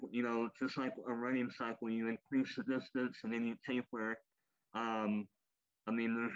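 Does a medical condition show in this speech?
Yes: cleft lip and palate, popliteal pterygium syndrome; malformed legs.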